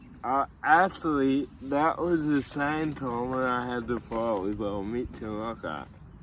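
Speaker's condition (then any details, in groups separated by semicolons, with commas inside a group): Cerebral palsy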